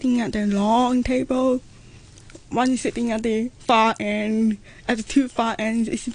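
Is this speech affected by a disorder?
Yes: profound deafness, congenital profound hearing loss; profound hearing loss from premature birth at eight months, not genetic, diagnosed near age one; hearing aids worn lifelong, hears about 60 percent, lip-reads, uses sign language; speech therapy from age one, weekly speech training, daily training by mother.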